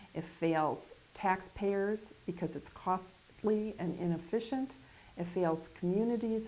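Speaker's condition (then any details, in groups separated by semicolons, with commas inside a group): No condition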